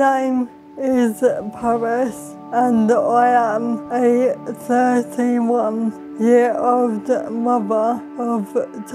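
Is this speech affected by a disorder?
Yes: MND; about 5 years since diagnosis.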